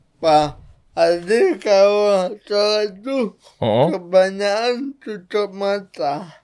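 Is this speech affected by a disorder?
Yes: cerebral palsy.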